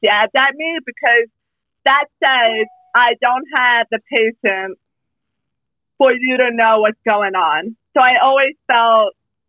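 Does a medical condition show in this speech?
Yes: hearing loss, speech impediment, mild; hearing impairment since birth, relies on lip reading, not deaf, needs clear masks and subtitles; little bit of a speech impediment, speaks better than in childhood; voice sounds different, had intensive speech therapy.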